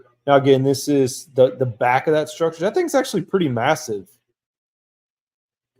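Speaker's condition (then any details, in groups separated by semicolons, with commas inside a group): No condition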